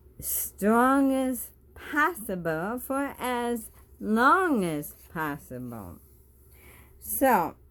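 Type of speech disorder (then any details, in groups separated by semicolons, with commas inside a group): Bulbar dysarthria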